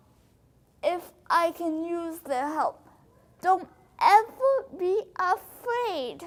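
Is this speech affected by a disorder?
Yes: cerebral palsy.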